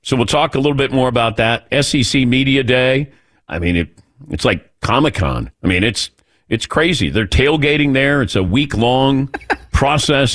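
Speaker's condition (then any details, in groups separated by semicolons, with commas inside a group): No condition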